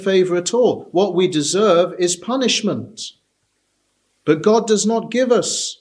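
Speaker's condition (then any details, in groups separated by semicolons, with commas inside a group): No condition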